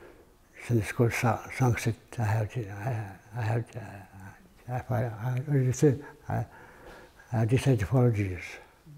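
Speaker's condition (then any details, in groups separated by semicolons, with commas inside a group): Parkinson's; failing health; hard time talking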